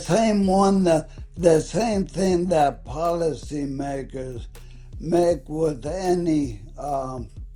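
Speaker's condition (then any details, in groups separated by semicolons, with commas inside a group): ALS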